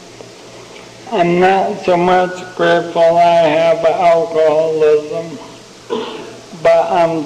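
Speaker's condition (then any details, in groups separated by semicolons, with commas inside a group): ALS (Lou Gehrig's disease); fell and cracked chin two years ago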